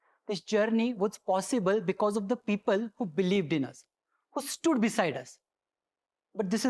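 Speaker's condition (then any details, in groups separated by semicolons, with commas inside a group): No condition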